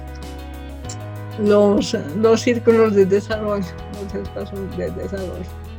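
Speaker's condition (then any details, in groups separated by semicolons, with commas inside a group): Cerebral palsy from birth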